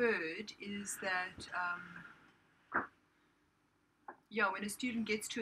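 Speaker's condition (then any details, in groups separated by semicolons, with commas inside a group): No condition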